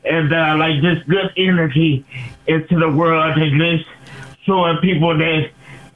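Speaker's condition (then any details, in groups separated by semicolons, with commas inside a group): Cerebral palsy; since birth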